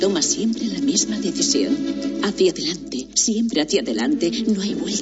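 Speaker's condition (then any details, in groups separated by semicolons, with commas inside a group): No condition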